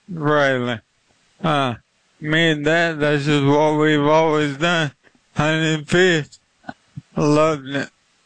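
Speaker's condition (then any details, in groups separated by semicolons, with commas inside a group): ALS; limb-onset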